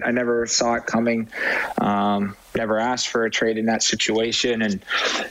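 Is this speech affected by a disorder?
No.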